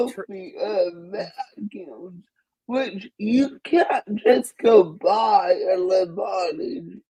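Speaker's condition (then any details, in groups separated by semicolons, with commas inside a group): Cerebral palsy; speech affected, permanent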